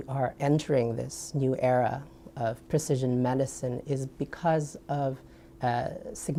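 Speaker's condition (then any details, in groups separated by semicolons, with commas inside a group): No condition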